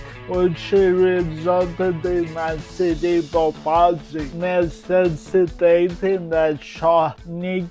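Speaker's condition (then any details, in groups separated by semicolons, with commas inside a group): Cerebral palsy; present from birth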